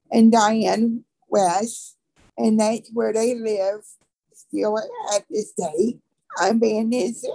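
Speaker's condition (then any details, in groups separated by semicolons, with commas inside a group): Cerebral palsy; from birth, birth defect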